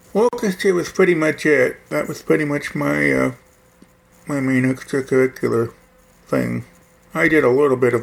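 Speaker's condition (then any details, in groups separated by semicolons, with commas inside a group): Hearing loss; quad cane 8 years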